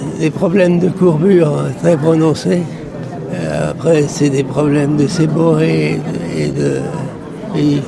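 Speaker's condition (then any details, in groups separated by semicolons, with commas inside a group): Parkinson's disease; age 73, attributed to occupational pesticide exposure at agricultural cooperative via skin and inhaled gases, recognized occupational disease; bone weakening with loss of all teeth, pronounced curvature problems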